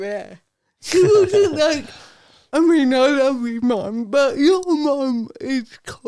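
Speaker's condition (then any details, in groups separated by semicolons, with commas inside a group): Cerebral palsy; affects speech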